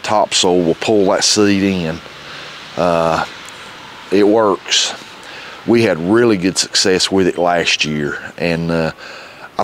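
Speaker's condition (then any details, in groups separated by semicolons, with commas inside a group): No condition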